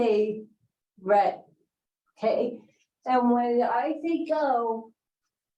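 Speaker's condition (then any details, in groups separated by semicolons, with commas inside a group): Cerebral palsy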